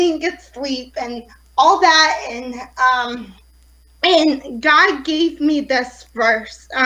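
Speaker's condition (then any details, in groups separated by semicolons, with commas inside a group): Cerebral palsy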